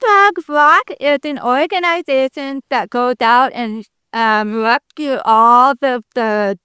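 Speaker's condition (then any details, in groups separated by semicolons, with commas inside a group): Deafness, congenital; speaks very well per host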